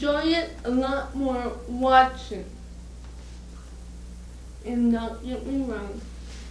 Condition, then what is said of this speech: Cerebral palsy. My speech is slurred.